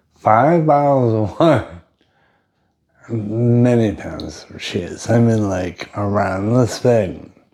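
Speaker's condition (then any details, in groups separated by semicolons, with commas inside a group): Brain injury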